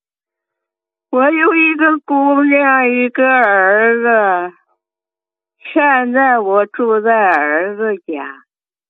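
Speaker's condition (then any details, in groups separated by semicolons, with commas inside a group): Speech impairment after cerebral hemorrhage; aftereffects of a single cerebral hemorrhage, high blood pressure at onset, 178 untreated; not fluent, audibly unclear, noticed by host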